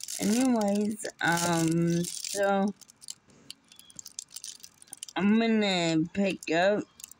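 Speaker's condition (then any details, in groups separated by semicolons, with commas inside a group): Muscular dystrophy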